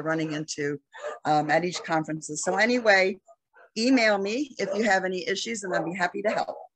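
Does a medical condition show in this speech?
No.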